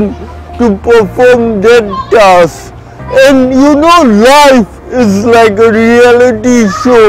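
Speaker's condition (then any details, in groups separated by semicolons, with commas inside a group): Cerebral palsy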